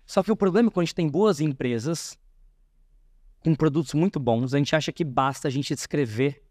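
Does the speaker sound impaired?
No.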